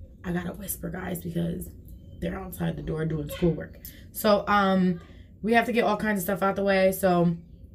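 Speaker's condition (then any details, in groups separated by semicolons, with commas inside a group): No condition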